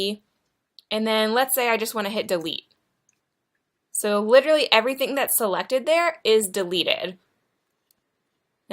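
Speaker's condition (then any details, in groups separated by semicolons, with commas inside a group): No condition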